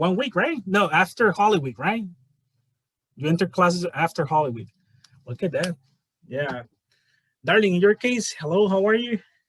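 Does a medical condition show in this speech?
No.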